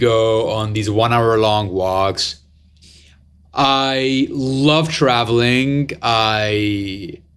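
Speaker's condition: Stutter; lifelong stutter, born with pretty severe stutter, avoided speaking for more than 25 years; stutters in six languages, can sing without stuttering; prolonged sounds

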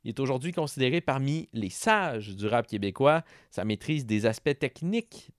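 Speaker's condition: No condition

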